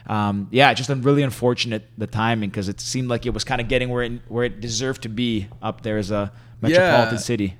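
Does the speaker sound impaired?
No.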